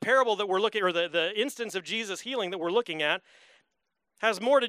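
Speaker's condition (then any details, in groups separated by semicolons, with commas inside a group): No condition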